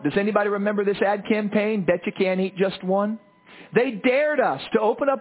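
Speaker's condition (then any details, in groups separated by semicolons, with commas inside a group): No condition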